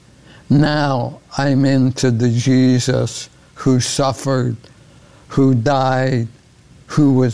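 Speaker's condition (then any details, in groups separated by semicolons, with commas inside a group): ALS; progressive neurodegenerative disease causing loss of muscle control, initial prognosis 2 to 5 years; diagnosed over 10 years ago, beyond 11 years now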